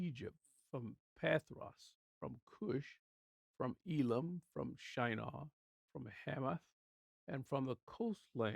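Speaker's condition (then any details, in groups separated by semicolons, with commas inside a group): No condition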